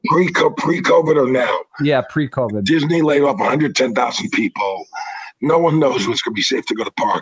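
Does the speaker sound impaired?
Yes: throat cancer, vocal cords removed; 63 surgeries under general plus about 100 in office.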